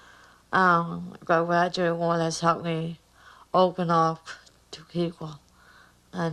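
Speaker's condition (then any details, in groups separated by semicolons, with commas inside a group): Cerebral palsy; mild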